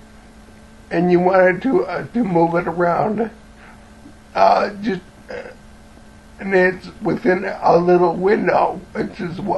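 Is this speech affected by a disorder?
Yes: cerebellar ataxia from brain tumour.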